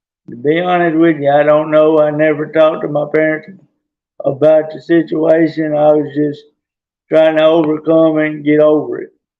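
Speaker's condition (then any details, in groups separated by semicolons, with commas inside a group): Traumatic brain injury; possibly affected, some delay getting words out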